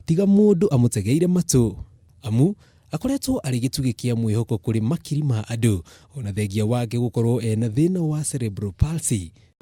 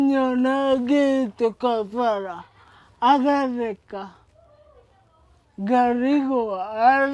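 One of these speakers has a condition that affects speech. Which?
The second: cerebral palsy.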